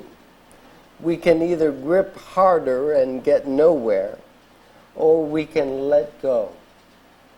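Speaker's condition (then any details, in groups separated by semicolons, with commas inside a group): ALS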